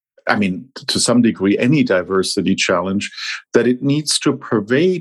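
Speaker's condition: No condition

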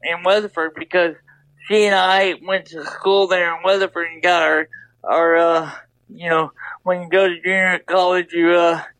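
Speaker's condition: Double hemiplegia cerebral palsy

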